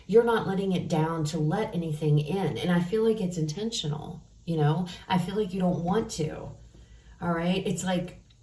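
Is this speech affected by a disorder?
No.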